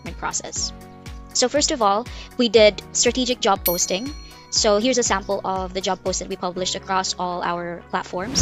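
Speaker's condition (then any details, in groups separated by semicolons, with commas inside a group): No condition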